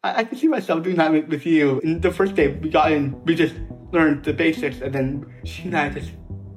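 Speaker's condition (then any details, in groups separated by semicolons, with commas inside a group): Down syndrome; prefers routine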